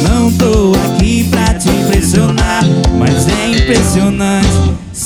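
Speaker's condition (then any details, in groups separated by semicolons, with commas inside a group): No condition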